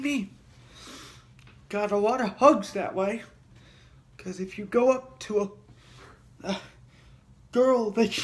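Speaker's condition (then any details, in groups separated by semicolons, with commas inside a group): Cerebral palsy; heavily altered breathing patterns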